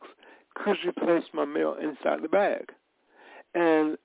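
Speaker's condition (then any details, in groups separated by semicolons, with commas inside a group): Cerebral palsy; from birth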